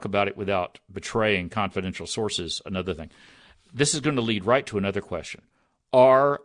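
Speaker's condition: No condition

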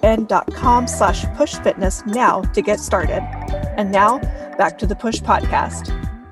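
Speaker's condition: No condition

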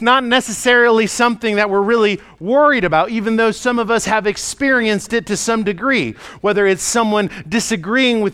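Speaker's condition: No condition

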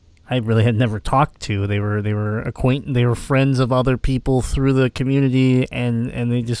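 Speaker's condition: Cleft palate; congenital cleft palate

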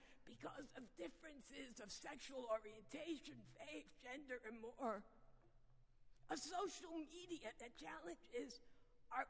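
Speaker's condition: Vocal dysphonia; not painful

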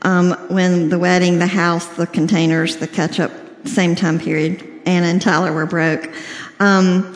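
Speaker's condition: Cleft lip and palate, severe

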